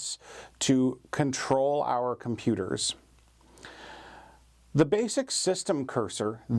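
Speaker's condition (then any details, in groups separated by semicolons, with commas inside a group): No condition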